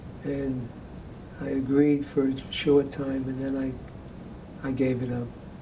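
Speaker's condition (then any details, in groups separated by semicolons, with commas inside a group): Parkinson's disease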